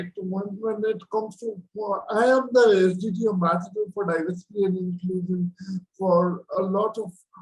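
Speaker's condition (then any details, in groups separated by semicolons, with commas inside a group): Cerebral palsy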